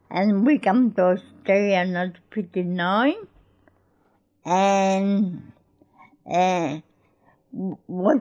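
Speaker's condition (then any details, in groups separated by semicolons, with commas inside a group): Cerebral palsy; born in Greece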